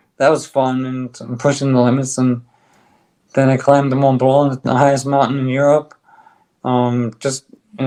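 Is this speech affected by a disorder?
Yes: ALS; on drug, stronger bite, speaks better.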